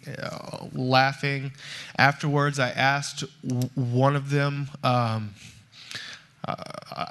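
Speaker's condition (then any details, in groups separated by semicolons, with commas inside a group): Stuttering; stutter since childhood; still stutters, speaks publicly on stage; stutter noticeable to listeners when speaking; prolonged sounds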